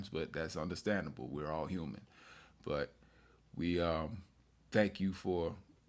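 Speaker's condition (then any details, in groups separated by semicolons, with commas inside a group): No condition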